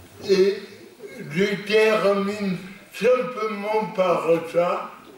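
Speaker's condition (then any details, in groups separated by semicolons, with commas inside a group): Cerebral palsy; lifelong, non-progressive; stable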